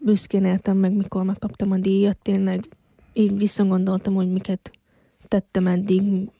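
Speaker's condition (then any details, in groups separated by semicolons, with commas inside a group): Hearing loss since infancy; congenital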